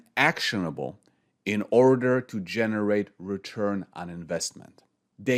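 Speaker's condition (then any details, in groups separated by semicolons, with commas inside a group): No condition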